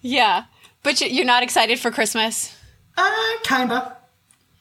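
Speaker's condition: No condition

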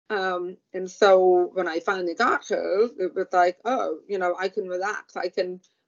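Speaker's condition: Profound deafness, profound, from meningitis; communicates with speech and lip reading, masked speakers add difficulty

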